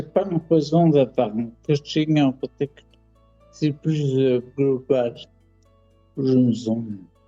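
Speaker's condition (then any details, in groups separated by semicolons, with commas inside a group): Multiple sclerosis; fatigue, pain, physical limits; altered speech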